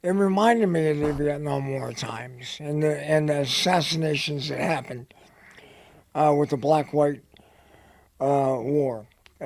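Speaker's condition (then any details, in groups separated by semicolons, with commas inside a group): Head and neck cancer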